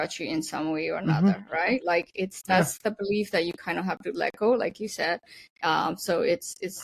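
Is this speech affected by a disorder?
No.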